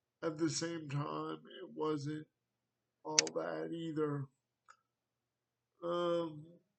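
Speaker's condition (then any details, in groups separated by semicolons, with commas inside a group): Cerebral palsy; wheelchair, needs transfer help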